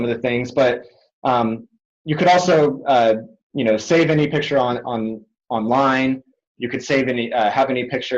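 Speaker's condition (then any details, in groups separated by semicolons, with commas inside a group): No condition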